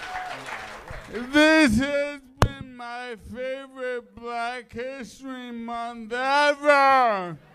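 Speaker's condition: Lou Gehrig's disease (ALS); impaired mobility, at risk of falling off stage; microphone brought to him on stage by David Deery

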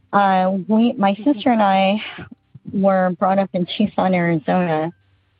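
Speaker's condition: Bilateral cleft lip and palate; surgeries from three days old until age 16

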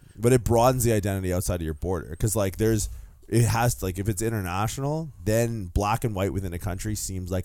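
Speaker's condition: No condition

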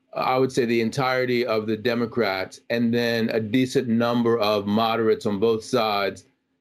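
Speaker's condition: No condition

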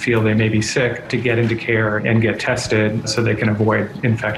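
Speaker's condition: No condition

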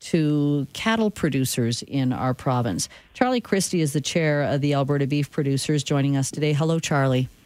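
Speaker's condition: No condition

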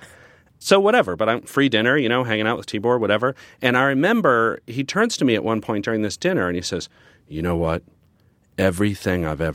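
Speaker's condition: No condition

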